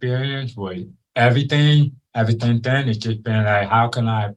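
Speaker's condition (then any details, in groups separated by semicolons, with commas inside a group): Born deaf; daily speech therapy throughout childhood from school therapist and speech-therapist mother, drilled on mouth movements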